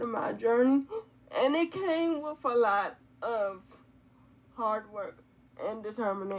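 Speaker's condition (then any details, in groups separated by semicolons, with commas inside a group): Quadriplegic cerebral palsy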